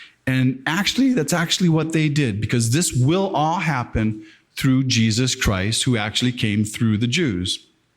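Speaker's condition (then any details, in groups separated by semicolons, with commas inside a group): No condition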